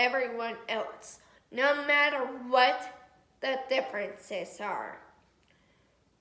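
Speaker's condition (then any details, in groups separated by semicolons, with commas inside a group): Cerebral palsy; affects muscles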